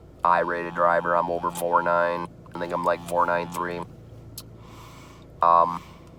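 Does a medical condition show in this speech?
Yes: laryngectomy after laryngeal cancer.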